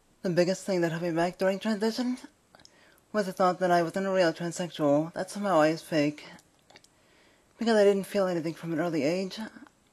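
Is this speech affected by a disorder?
Yes: cerebral palsy; speaks fast.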